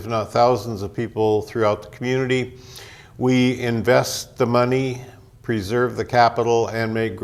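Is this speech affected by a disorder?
No.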